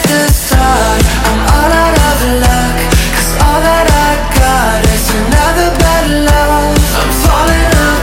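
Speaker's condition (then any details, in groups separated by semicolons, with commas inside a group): No condition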